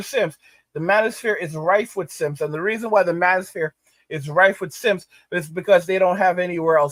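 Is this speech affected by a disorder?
No.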